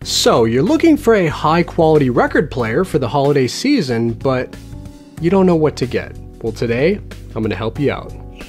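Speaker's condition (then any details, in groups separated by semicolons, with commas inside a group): No condition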